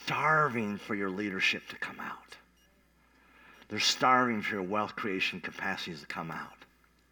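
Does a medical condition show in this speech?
Yes: cleft palate; revived by nurse.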